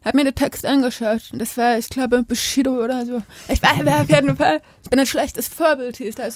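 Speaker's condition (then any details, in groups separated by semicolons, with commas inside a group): Deafness; not born deaf, hearing school, spoken mother tongue, sign language learned later, uses Zupack and Basslet bass devices; lip-reads without interpreter, bilingual in spoken and sign language; speaks aloud, hearing people forget deafness, voice different and louder on stage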